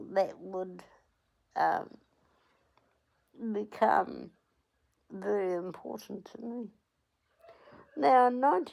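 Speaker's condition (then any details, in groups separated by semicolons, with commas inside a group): Cerebral palsy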